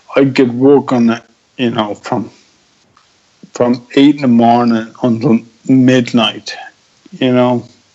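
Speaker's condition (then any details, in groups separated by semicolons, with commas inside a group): Ataxia; speech affected, must concentrate to speak clearly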